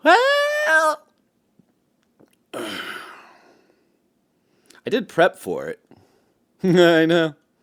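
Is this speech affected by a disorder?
No.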